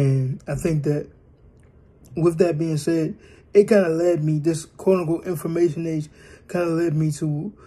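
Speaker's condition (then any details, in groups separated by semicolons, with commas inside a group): Cerebral palsy; working to improve talking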